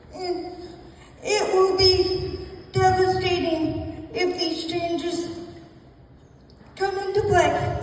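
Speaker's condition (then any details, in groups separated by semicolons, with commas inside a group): Cerebral palsy, spastic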